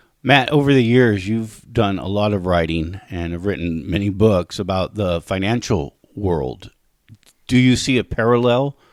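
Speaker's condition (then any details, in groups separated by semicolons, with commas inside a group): No condition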